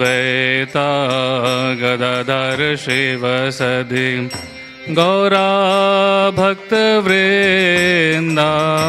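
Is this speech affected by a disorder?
No.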